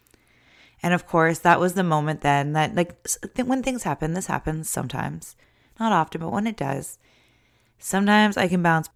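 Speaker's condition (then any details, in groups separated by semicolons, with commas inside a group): No condition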